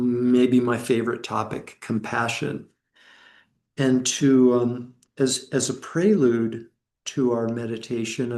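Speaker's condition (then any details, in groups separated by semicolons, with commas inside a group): No condition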